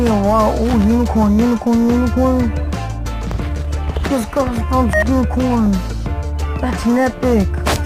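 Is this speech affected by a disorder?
No.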